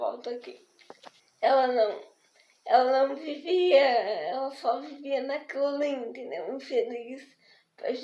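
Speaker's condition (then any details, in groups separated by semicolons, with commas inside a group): Spastic diplegic cerebral palsy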